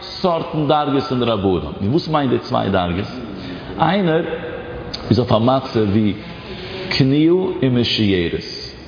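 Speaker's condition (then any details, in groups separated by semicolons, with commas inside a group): No condition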